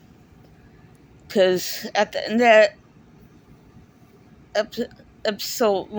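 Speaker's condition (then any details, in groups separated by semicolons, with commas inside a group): Cerebral palsy; speaks differently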